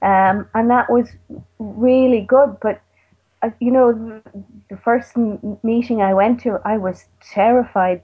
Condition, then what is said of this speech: Stuttering. That I am okay even if I'm still a bit covert.